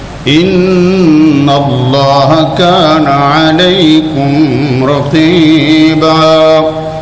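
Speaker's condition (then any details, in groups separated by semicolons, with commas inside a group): No condition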